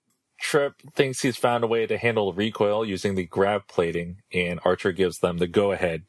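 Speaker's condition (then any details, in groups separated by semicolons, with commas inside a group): No condition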